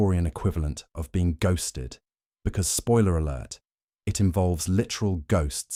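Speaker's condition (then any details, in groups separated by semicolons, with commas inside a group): No condition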